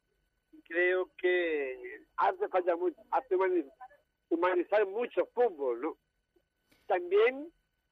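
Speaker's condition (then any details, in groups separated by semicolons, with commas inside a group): Down syndrome; genetic, extra chromosome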